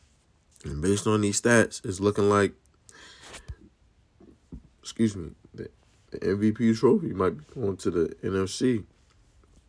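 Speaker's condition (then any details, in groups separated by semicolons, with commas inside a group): No condition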